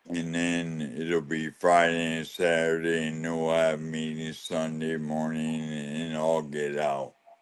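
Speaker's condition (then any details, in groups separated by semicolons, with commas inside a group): ALS; losing ability to talk and swallow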